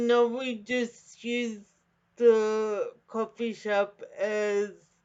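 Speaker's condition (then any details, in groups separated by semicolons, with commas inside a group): Cerebral palsy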